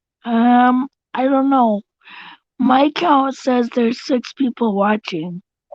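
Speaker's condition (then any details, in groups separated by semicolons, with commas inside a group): Cerebral palsy; tracheotomy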